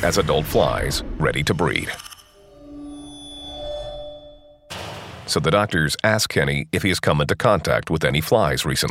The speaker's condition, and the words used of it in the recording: None; typical speech.